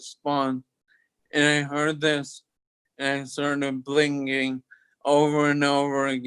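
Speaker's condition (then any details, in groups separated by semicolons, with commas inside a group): Toxic leukoencephalopathy, locked-in syndrome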